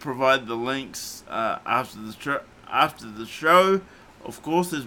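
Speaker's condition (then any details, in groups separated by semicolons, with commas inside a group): Cerebral palsy; morphine not allowed after it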